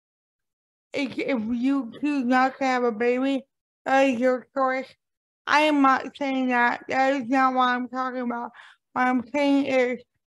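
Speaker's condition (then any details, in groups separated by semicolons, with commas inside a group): Cerebral palsy; impaired speech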